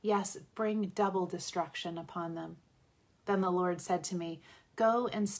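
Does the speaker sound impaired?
No.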